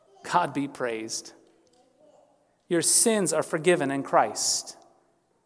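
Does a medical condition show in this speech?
No.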